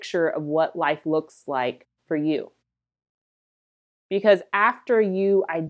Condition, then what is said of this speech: No condition.